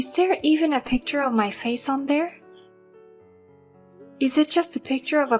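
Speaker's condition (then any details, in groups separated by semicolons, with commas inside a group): No condition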